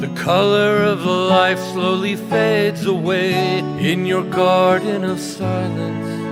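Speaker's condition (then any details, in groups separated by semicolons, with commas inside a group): No condition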